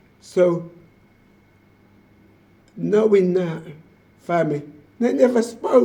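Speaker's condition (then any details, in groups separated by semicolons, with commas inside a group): Motor neurone disease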